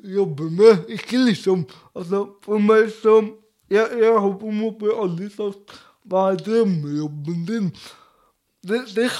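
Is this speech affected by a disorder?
Yes: cerebral palsy; speech difficulties.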